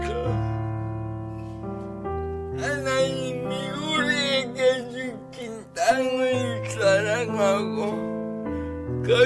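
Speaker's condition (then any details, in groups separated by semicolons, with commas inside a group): Brain lesion disability grade 1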